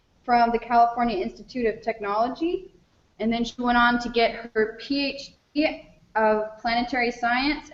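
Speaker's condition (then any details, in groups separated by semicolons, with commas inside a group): No condition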